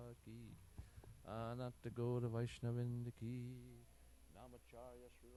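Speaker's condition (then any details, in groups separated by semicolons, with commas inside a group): No condition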